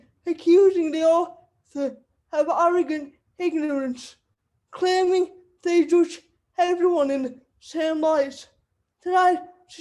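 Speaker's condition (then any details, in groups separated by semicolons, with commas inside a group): Cerebral palsy; wheelchair user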